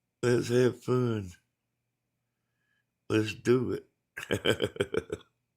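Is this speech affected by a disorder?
Yes: brain bleed.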